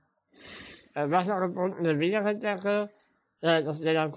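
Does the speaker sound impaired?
Yes: spinal muscular atrophy; spinal muscular atrophy since birth, uses wheelchair.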